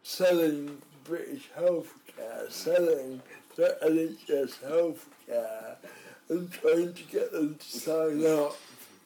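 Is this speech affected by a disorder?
Yes: cerebral palsy.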